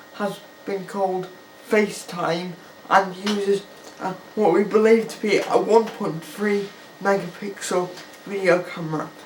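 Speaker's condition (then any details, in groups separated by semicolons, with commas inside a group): Cerebral palsy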